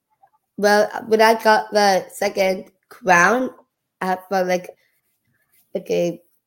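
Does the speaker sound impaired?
Yes: Down syndrome; prenatal diagnosis at 20-week ultrasound, chromosomal disorder; age 14.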